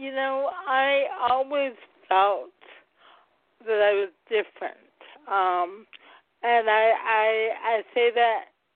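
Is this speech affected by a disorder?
Yes: cerebral palsy, mild; mildly affects speech, physical and occupational therapy from early life.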